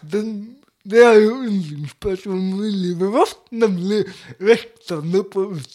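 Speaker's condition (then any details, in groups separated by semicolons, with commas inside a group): Cerebral palsy; speech difficulties, often mistaken for being drunk even when sober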